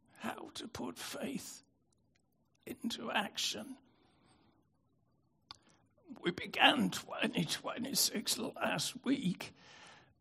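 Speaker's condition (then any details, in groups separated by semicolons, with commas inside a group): Spasmodic dystonia; prior stroke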